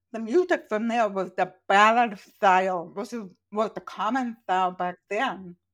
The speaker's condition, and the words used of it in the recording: Deafness. I was born profoundly deaf, and that came with this accent.